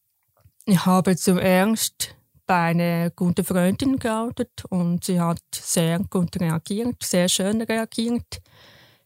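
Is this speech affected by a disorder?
Yes: deafness; congenital profound hearing loss to deafness, detected at age one in hospital, later cochlear implant; wears hearing aids or cochlear implants with magnetic coil, can hear music, learning sign language; raised oral, intensive hearing and speech therapy, lip reading, felt therapist's vibrations to learn sounds.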